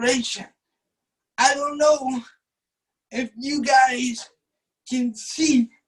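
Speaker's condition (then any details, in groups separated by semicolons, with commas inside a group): Cerebral palsy; 27 years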